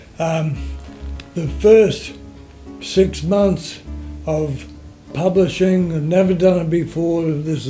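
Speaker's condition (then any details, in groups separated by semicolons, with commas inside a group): Motor neurone disease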